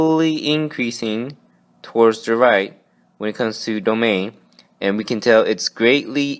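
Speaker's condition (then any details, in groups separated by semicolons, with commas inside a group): No condition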